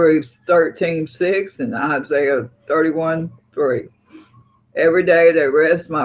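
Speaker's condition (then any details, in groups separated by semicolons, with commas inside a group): Parkinson's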